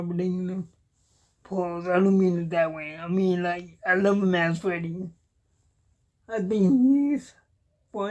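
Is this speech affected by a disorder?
Yes: cerebral palsy; cannot walk, uses wheelchair.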